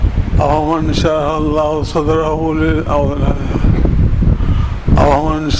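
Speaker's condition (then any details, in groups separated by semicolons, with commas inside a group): Difficulty speaking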